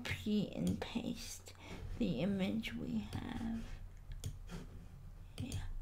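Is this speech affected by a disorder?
Yes: cerebral palsy.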